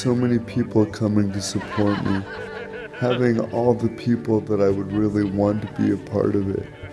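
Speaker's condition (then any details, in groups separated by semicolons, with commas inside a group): Cerebral palsy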